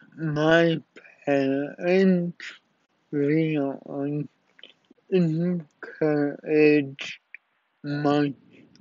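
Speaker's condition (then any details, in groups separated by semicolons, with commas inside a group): Cerebral palsy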